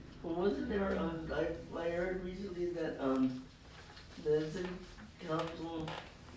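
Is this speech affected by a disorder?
Yes: cerebral palsy.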